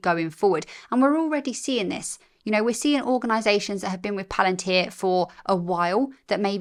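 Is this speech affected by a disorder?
No.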